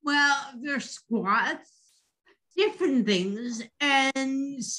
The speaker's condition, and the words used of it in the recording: Dysarthria. Like my dysarthria is about relearning how to talk.